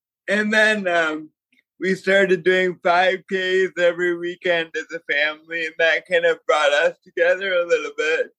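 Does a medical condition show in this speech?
Yes: cerebral palsy; from birth, born prematurely at 3 pounds 7 ounces, father Jeff propels him through swim, bike, run; consistent workouts to manage condition.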